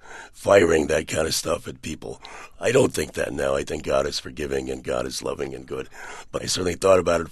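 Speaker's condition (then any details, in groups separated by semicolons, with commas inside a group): Partial laryngectomy for throat cancer; 80% larynx removed, Cleveland Clinic experimental surgery attaching left neck muscles, long-term trach; unable to speak about two years, once sounded like Brando, voice now improved but noticeably altered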